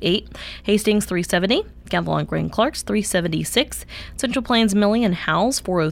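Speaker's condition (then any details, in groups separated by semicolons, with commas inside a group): No condition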